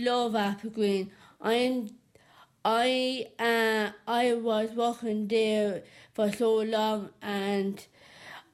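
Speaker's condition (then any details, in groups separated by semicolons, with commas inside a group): Down syndrome; gave a presentation at Mehill 21 in Thurles today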